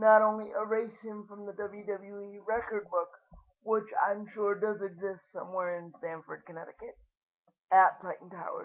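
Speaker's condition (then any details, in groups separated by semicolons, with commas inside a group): Cerebral palsy; lifelong, wheelchair user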